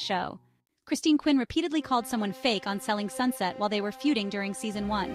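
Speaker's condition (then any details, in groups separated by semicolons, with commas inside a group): No condition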